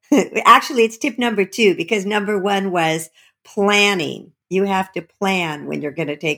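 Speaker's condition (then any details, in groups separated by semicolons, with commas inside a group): No condition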